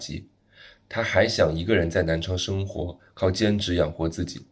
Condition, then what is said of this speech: None; typical speech.